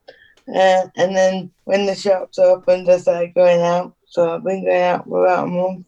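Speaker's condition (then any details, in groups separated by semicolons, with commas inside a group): Cerebral palsy; needs adapted housing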